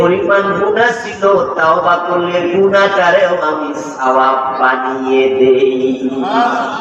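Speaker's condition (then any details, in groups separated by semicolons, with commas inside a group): No condition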